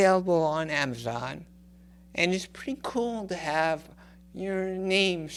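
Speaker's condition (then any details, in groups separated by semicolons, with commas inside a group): Cerebral palsy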